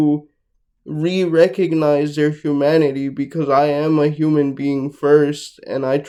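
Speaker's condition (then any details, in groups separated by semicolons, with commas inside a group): Cerebral palsy, mixed, mild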